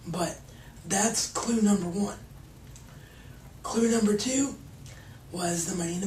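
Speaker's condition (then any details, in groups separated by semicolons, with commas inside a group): Cerebral palsy; wheelchair bound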